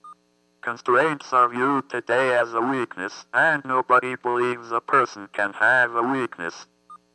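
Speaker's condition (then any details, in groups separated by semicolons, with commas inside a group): Athetoid cerebral palsy; birth oxygen loss over an hour, motor brain injury, constant muscle movement, thumb surgery; couldn't express self first 6 years, family couldn't understand, speech therapist Judy, communication box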